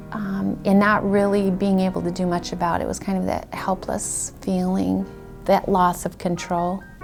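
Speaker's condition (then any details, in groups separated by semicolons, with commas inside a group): No condition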